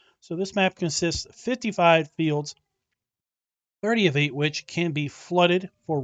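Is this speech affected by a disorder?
No.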